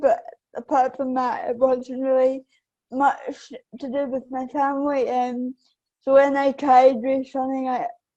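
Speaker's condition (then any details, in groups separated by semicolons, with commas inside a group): Cerebral palsy; affects balance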